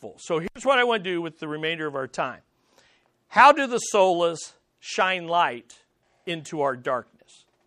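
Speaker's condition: No condition

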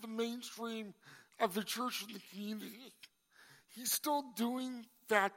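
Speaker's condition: Cerebral palsy; congenital

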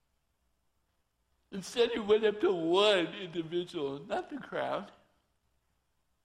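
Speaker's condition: Torsion dystonia; drug-free, walking again after 2.5 years of water therapy, body still not controllable

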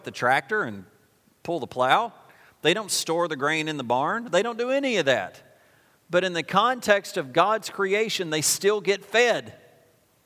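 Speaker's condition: No condition

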